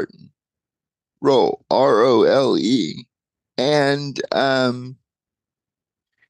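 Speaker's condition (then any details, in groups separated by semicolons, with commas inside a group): Cerebral palsy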